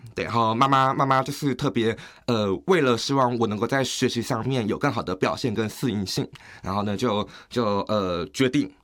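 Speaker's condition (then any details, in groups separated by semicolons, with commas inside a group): Progressive hearing loss; childhood-onset progressive hearing loss, deep-canal then in-canal, behind-the-ear hearing aids, then cochlear implant surgery; slight accent, taken for abc, southeast asian or overseas chinese, word order and naturalness normal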